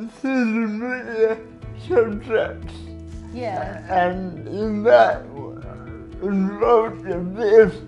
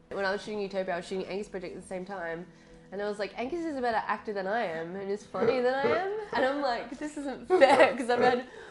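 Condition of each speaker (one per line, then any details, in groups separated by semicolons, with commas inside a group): Cerebral palsy
No condition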